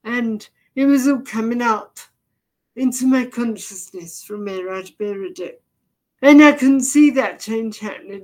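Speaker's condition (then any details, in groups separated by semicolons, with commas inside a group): Deafness; effectively profoundly deaf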